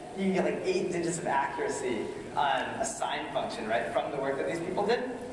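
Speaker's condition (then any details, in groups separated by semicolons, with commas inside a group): No condition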